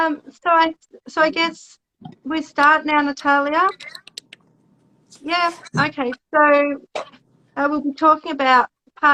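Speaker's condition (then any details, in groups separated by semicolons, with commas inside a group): No condition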